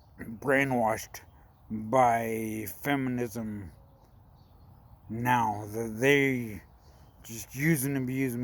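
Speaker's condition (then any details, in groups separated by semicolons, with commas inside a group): Brain injury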